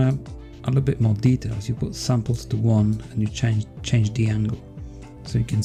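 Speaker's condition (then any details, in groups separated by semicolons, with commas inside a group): No condition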